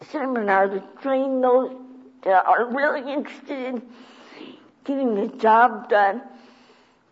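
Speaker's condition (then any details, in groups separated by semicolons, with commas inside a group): Cerebral palsy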